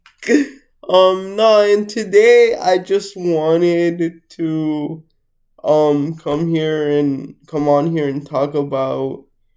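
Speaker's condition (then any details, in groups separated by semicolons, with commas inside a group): Cerebral palsy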